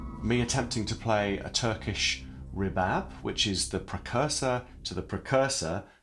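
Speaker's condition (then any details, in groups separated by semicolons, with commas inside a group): No condition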